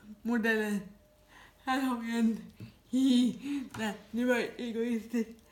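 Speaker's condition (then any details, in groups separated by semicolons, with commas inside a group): Dyskinetic cerebral palsy, severe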